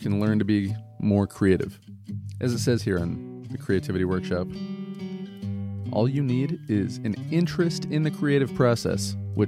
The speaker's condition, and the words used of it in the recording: None; typical speech.